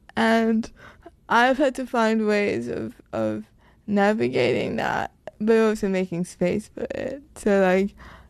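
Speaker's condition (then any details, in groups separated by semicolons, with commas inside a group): Cerebral palsy; lifelong, full-time wheelchair user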